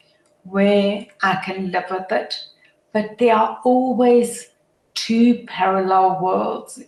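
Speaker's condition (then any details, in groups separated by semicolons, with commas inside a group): Motor neuron disease; hands severely affected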